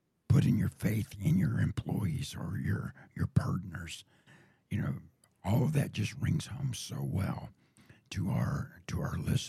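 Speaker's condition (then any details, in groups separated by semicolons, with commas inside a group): Throat cancer surgery, voice box tumor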